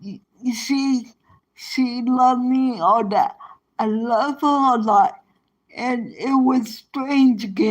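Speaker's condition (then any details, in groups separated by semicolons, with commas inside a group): Cerebral palsy; present from birth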